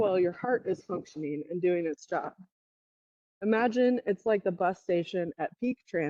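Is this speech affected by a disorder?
No.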